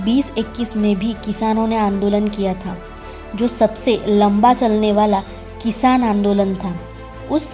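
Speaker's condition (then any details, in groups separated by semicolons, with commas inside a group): No condition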